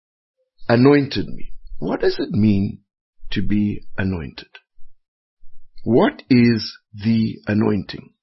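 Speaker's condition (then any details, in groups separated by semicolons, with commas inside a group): No condition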